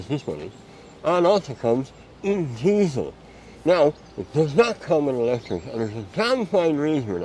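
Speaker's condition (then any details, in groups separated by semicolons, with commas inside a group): Mouth cancer surgery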